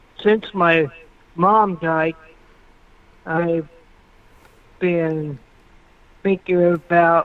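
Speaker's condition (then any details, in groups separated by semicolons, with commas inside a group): Cerebral palsy; hip trouble, tightness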